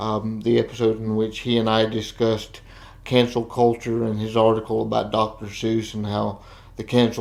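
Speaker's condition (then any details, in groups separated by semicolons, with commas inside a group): Cerebral palsy; reports speaking clearly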